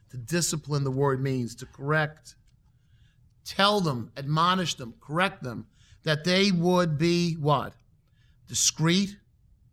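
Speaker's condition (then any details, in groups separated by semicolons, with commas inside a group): No condition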